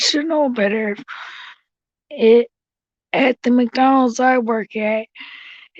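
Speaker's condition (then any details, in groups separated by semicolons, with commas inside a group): Cerebral palsy; since birth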